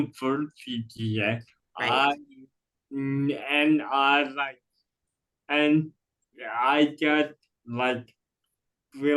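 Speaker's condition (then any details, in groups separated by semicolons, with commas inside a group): Cerebral palsy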